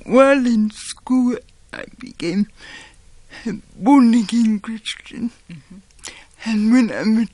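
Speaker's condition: Cerebral palsy; brain damage affecting physical part only, cognition unaffected, diagnosed at 18 months; doctors predicted never walking, never talking, never getting an education

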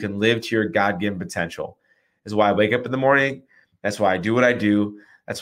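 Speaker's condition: No condition

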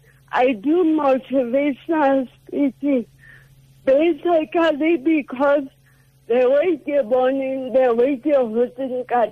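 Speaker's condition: Cerebral palsy; affects speech

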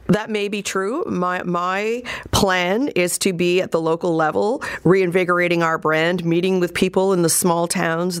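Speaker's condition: No condition

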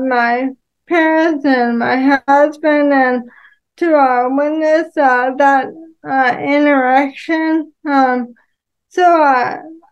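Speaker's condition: ALS; ALS diagnosed at age 33, quick early progression, cane within four months, later walker

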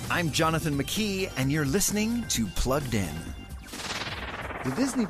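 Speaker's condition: No condition

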